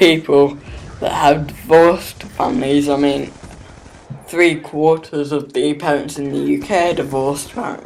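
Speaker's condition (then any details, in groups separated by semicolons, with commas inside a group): Cerebral palsy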